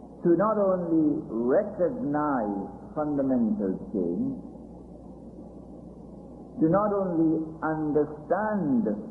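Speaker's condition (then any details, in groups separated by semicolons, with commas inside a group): No condition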